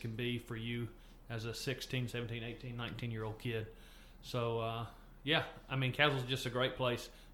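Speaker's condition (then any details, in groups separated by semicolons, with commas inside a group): No condition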